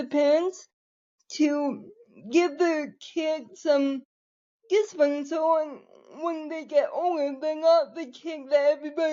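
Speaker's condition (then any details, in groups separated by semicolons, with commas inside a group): Cerebral palsy quadriplegia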